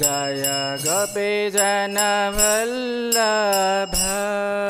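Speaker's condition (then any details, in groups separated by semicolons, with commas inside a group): No condition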